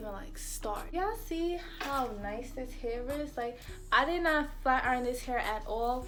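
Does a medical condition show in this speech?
No.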